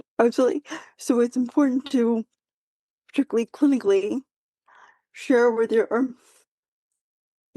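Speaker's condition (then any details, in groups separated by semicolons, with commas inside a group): Quadriplegic cerebral palsy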